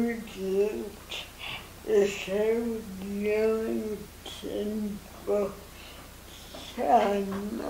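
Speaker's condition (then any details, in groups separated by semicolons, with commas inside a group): Cerebral palsy; motorized wheelchair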